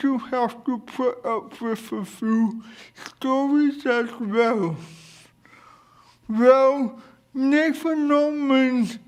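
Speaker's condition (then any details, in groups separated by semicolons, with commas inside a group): Cerebral palsy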